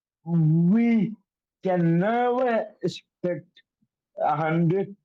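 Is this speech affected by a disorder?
Yes: cerebral palsy; affects coordination.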